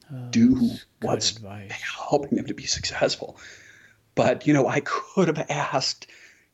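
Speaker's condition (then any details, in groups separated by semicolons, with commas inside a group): Spasmodic dysphonia; progressively worse over following year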